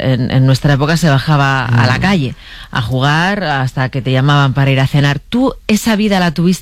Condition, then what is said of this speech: No condition.